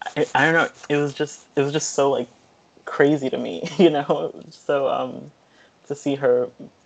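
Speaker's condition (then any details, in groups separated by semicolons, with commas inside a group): Stutter; stuttering since age 3, lifelong; audible stutter during recording; repeated sounds, prolonged sounds, blocks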